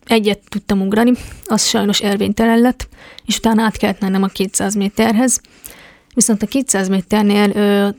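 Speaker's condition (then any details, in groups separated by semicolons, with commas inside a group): Deafness; congenital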